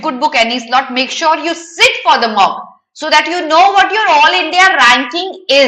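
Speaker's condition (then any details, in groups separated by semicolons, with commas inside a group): No condition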